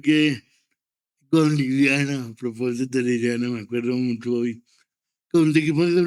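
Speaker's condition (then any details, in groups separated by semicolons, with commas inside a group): Cerebral palsy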